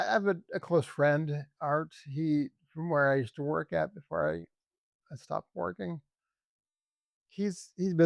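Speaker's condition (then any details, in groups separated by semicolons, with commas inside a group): ALS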